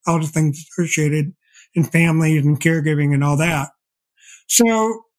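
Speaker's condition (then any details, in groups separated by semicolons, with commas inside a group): Deafblindness; progressive, diagnosed at age 28, expects eventual total blindness; some vision remaining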